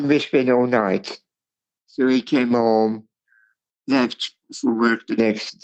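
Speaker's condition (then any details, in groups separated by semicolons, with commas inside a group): Cerebral palsy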